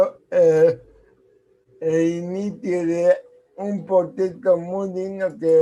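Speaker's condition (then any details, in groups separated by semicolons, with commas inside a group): Cerebral palsy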